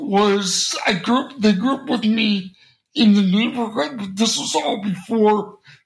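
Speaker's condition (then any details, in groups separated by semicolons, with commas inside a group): Cerebral palsy; since birth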